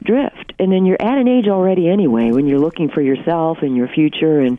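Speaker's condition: No condition

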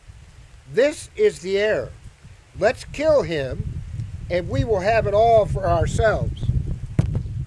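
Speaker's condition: No condition

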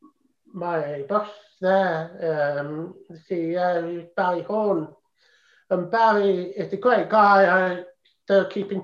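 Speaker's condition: Profound deafness; congenital

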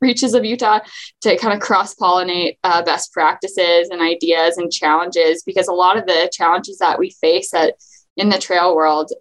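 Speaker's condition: No condition

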